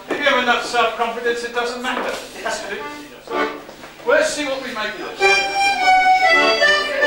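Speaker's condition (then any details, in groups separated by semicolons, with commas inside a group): No condition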